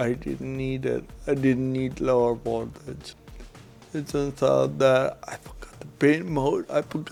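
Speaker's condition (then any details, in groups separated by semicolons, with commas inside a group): Cerebral palsy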